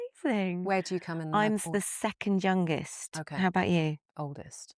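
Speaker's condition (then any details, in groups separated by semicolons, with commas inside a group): No condition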